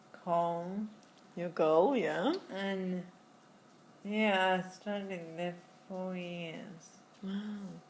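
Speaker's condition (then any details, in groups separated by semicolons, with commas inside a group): Friedreich's ataxia; diagnosed in childhood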